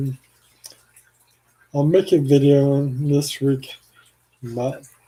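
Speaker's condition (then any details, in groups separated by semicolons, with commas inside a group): ALS; increasing slurring, saliva and phlegm buildup, frequent swallowing, tired voice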